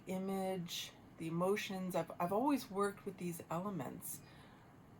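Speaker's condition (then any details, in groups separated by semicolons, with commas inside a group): No condition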